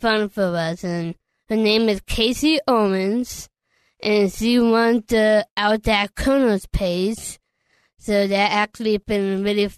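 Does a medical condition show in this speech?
Yes: Down syndrome; age 24.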